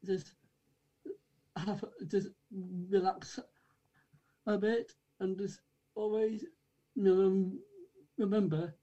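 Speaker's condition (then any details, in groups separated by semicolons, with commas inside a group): Down syndrome; from birth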